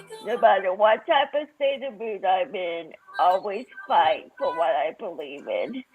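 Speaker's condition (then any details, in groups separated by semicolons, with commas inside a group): Cerebral palsy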